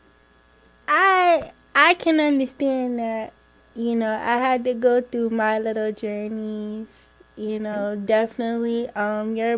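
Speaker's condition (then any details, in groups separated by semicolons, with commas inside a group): Cerebral palsy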